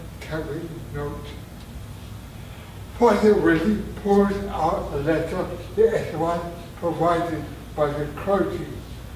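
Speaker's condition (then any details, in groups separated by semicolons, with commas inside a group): Traumatic brain injury; near-fatal injury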